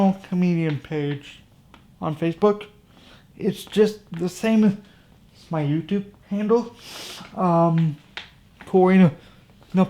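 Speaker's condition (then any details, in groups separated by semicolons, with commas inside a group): Cerebral palsy; from birth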